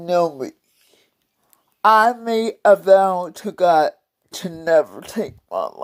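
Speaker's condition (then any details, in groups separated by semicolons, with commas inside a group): Cerebral palsy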